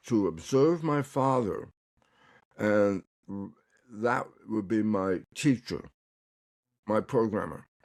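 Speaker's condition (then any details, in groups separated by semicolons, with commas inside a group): Tongue cancer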